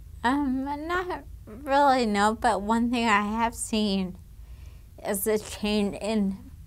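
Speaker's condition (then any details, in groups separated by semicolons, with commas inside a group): Damaged diaphragm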